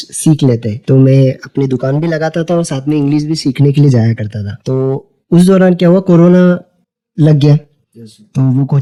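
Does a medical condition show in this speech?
No.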